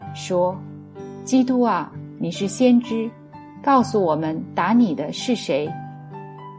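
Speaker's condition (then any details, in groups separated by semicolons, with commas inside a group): No condition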